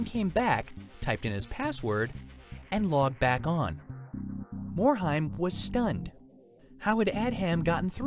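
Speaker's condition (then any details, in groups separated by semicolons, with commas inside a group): No condition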